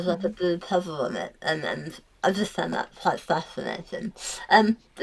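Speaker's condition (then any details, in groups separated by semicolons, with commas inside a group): Tongue cancer; near-total glossectomy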